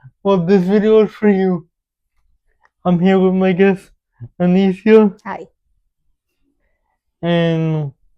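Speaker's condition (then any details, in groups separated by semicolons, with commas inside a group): Cerebral palsy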